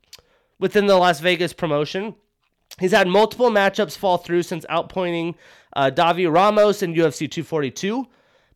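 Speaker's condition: No condition

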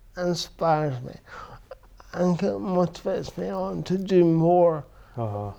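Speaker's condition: Cerebral palsy; from birth; affects verbal speech

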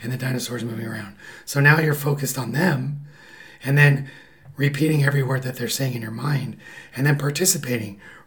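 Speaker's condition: Paralyzed vocal cord; caused by thyroid cancer

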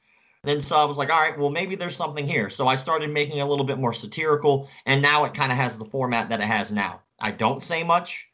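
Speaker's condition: Cleft palate; facial scars

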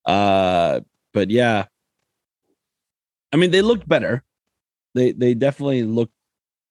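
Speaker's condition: No condition

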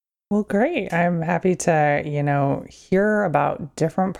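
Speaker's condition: No condition

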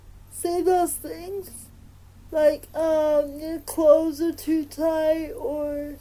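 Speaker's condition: Spastic cerebral palsy; spasticity causes pain

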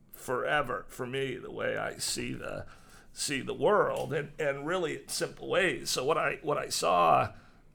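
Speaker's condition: Voice disorder; about nine years before recording

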